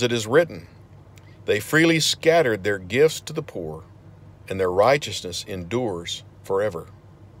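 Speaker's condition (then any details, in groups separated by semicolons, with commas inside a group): No condition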